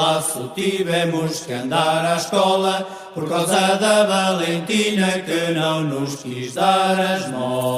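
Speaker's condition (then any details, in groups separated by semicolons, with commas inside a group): No condition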